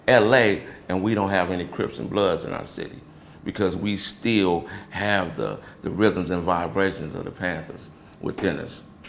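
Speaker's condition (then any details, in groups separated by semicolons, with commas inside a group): No condition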